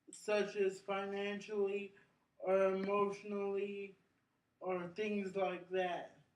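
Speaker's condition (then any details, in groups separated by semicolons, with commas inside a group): Cerebral palsy; brain injury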